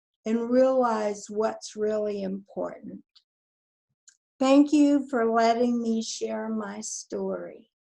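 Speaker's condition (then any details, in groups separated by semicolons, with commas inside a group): ALS; voice weakening, voice banking begun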